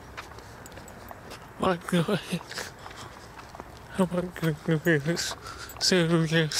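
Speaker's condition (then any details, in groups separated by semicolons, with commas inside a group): Cerebral palsy; speech disability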